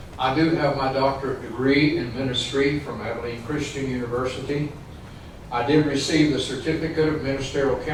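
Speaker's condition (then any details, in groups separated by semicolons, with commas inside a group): No condition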